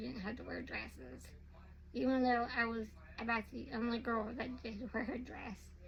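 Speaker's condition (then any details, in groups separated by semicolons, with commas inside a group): Werdnig-Hoffmann disease type 2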